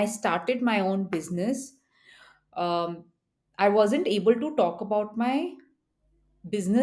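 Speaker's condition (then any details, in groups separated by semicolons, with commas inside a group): No condition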